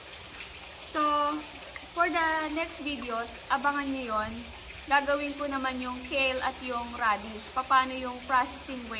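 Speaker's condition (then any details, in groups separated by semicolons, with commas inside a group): No condition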